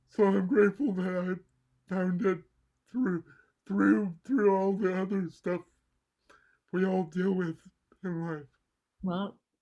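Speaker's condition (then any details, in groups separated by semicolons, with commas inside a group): Cerebral palsy; mild left side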